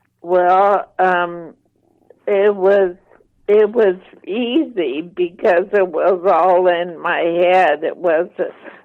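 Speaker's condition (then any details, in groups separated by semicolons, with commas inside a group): ALS, mild; voice slightly impaired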